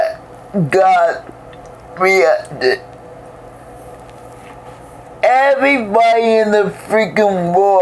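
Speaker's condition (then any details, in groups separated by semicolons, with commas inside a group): Cerebral palsy; most of life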